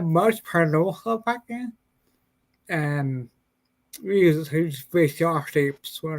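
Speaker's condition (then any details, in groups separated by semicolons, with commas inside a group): Brain injury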